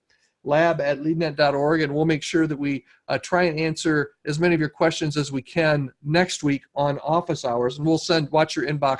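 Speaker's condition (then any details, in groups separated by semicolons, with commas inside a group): No condition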